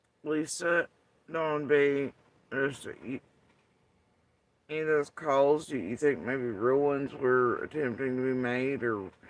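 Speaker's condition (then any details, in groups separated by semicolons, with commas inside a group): Facial paralysis after surgery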